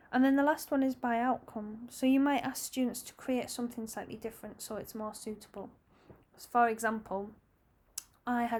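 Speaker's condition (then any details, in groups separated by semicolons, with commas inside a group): No condition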